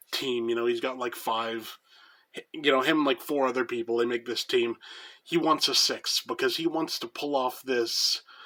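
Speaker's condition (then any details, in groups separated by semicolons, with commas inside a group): No condition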